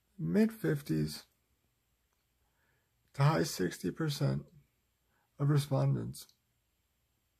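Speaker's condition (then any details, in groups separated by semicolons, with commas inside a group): Cerebral palsy, spastic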